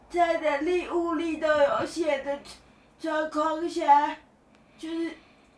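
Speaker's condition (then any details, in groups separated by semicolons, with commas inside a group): Cerebral palsy; rest of body not mobile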